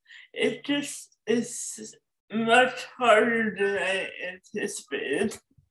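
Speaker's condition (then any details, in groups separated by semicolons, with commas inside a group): Cerebral palsy; moderate to severe, wrote dissertation with typist in another state, works remotely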